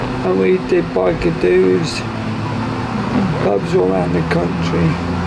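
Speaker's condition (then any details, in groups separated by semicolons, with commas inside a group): Motor neurone disease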